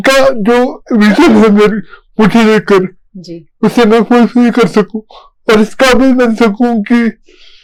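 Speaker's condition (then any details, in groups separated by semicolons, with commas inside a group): Cerebral palsy; since childhood; voice not clear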